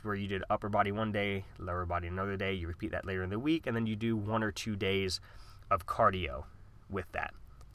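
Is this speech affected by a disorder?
No.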